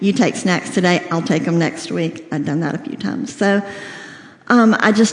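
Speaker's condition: Cleft lip and palate, severe

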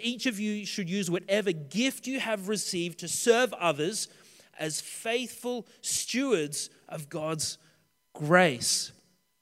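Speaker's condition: No condition

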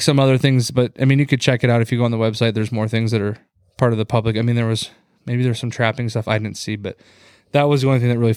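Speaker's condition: No condition

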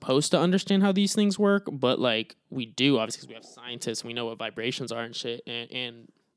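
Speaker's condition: No condition

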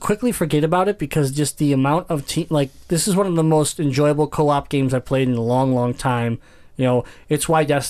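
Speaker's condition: Cleft palate; congenital cleft palate, multiple childhood procedures at Children's Hospital

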